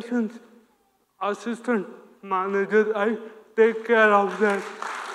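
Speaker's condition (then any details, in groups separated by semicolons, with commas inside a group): Cerebral palsy; hinders speech, sounds childlike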